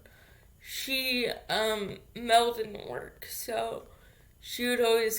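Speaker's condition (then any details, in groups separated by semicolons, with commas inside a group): Cerebral palsy; infant ventilator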